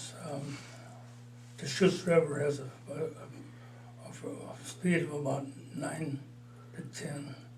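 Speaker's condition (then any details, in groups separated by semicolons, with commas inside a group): Parkinson's disease, mild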